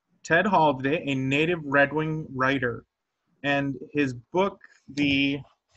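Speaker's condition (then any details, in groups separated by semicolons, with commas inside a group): No condition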